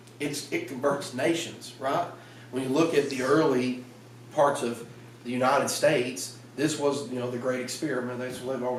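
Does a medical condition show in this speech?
No.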